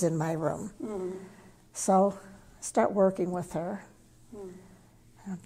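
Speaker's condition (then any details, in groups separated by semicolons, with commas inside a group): No condition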